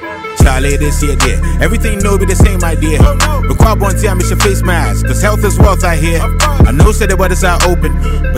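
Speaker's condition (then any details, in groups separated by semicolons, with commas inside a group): No condition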